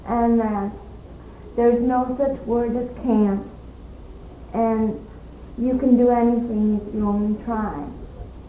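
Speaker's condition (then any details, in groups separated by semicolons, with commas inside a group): Cerebral palsy; premature birth, cranium damaged during delivery, maternal Asian flu, diagnosed at 1.5 years, many surgeries; speaks fluently with few pauses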